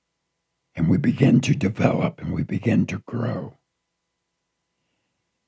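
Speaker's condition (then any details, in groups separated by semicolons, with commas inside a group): Throat cancer, partial laryngectomy; sick for three years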